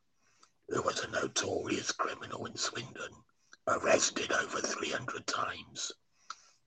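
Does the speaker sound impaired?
Yes: laryngectomy after cancer; voice box removed after cancer, cancer survivor; speaks and street preaches without voice box.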